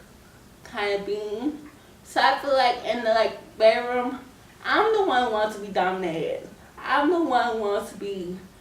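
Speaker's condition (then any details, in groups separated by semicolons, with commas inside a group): Cerebral palsy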